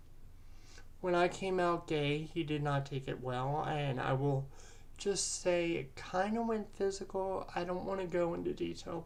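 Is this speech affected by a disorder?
Yes: cerebral palsy; present from birth.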